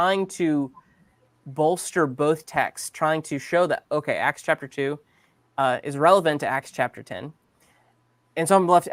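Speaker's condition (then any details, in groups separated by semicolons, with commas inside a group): No condition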